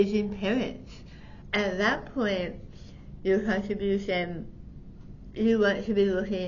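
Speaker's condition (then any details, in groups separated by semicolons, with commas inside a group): Tongue cancer surgery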